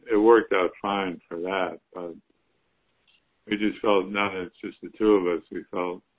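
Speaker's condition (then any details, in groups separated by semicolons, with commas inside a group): Parkinson's disease; symptoms worsened by recent stressful move, just started Chinese herbal tonics, acupuncture planned by Korean practitioner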